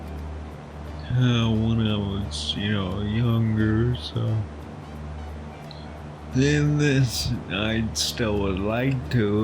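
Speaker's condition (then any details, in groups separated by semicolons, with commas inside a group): Friedreich's ataxia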